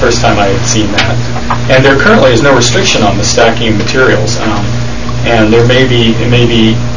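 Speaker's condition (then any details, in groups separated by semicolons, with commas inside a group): No condition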